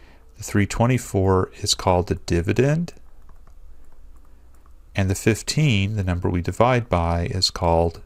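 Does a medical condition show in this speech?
No.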